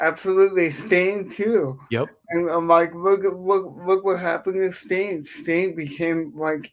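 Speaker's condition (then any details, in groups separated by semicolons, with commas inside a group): Cerebral palsy; affects speech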